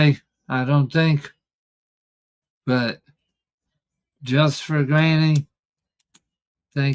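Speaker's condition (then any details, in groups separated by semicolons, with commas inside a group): ALS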